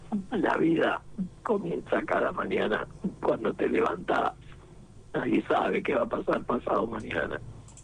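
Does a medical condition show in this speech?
Yes: laryngectomy, esophageal speech; total laryngectomy for cancer of larynx and vocal cords, four complicated operations, totally mute after surgery; esophageal voice, very hard to relearn, sounds fairly clear, no assistive device.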